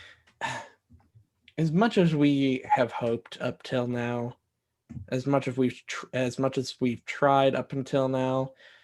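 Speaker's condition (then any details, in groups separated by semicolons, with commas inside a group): No condition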